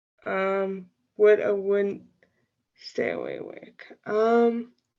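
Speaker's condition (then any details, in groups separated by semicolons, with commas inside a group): Cerebral palsy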